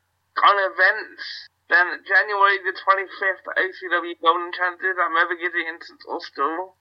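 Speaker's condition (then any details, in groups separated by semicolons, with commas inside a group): Cerebral palsy; wheelchair user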